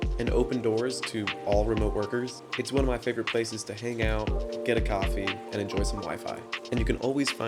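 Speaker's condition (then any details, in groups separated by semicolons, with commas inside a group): No condition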